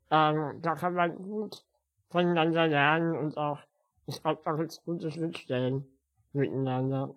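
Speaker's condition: Spinal muscular atrophy; physical disability

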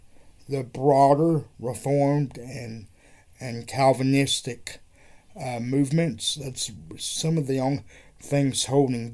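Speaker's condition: Cerebral palsy; wheelchair user

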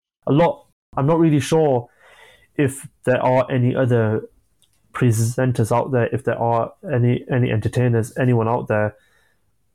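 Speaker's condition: Stammering; stammer since childhood, early NHS speech and language therapy in group with others who stammer, told could never speak fluently; not a fluent speaker, openly admits stammer; repeated words, blocks

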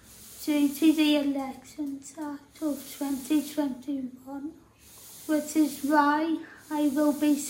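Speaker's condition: Tracheostomy and ventilator dependent

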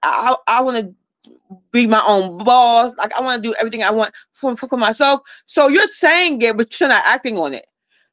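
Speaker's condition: Stuttering; repeated sounds

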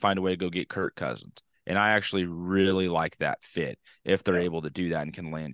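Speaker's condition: No condition

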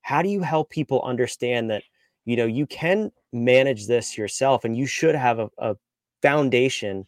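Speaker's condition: No condition

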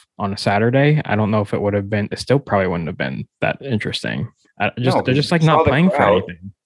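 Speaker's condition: No condition

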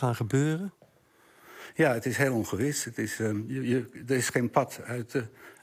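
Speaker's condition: Parkinson's disease; diagnosed about four years earlier, tremor at onset, marked fatigue in first years; medication cocktail working well, symptoms reduced, less fatigue, roughly 15% substantia nigra left

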